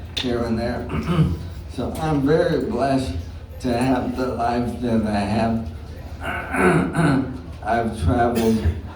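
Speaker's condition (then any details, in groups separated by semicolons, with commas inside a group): ALS; diagnosed four years ago; some speech trouble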